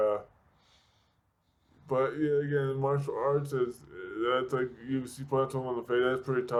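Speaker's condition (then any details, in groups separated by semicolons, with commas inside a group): Severe brain injury; severe, car crash, affects balance and mobility; speech affected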